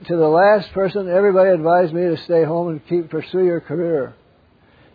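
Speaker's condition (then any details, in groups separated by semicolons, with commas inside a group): Parkinson's; wakes up around 3 am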